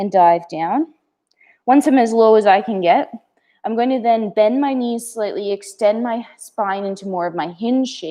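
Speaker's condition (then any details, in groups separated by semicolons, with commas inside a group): No condition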